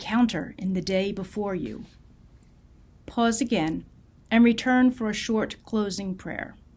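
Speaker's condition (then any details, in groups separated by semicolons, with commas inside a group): No condition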